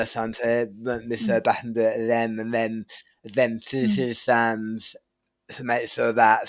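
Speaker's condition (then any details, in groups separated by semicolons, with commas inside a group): Tongue cancer surgery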